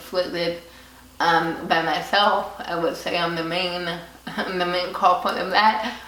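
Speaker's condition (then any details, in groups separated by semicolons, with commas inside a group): Cerebral palsy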